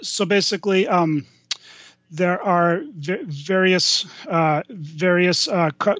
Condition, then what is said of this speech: Stuttering. I like to say I have a voice made for print.